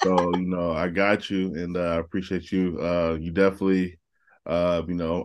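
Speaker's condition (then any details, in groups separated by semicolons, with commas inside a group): No condition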